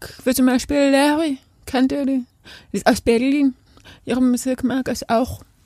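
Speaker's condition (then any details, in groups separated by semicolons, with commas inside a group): Deafness; speaks aloud and signs, bilingual, voice different and louder, hearing people forget deafness because she speaks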